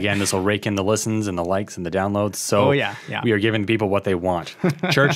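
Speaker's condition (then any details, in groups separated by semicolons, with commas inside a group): No condition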